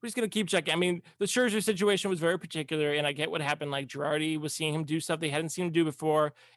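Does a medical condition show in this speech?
No.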